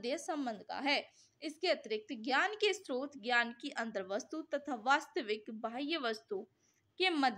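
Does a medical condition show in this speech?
No.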